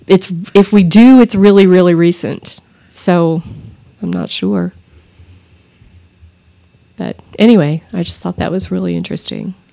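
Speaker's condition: No condition

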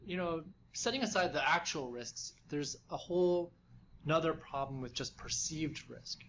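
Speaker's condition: No condition

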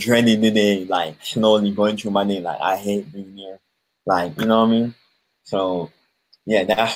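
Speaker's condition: Cleft palate; congenital cleft palate, speech impediment since birth; speech impediment noticeable to listeners

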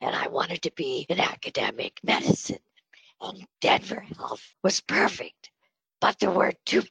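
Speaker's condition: Spasmodic dysphonia; on Botox treatment

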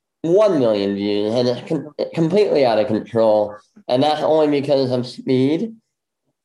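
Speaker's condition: Bilateral cleft lip; congenital bilateral

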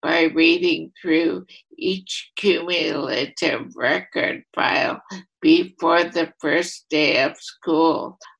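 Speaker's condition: ALS, primary lateral sclerosis; voice affected

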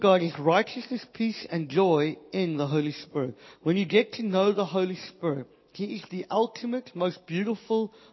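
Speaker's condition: Cleft palate, Pierre Robin syndrome; speech most affected, hated own voice until about age 28, could not hear self preach

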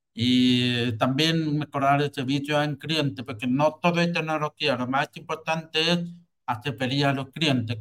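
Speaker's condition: Hearing loss with cochlear implant; no headphones

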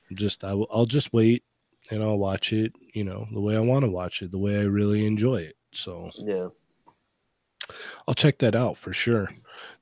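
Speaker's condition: No condition

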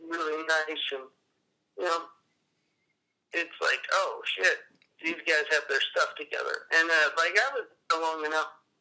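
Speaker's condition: Cerebral palsy; appearance likened to Parkinson's

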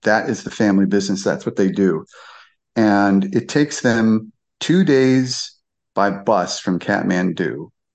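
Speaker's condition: No condition

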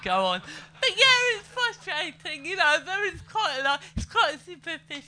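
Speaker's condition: Cerebral palsy; able to speak and move

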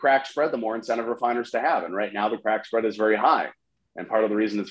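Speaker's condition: No condition

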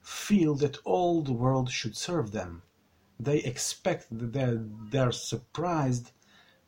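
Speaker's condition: Stuttering; stutter since childhood, continuing into adulthood; still stutters; repeated sounds, prolonged sounds

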